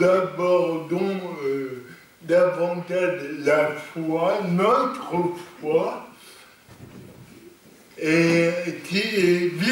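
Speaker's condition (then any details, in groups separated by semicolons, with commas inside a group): Cerebral palsy; lifelong, non-progressive; stable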